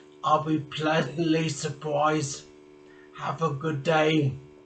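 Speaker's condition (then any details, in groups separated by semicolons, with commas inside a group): Traumatic brain injury; speech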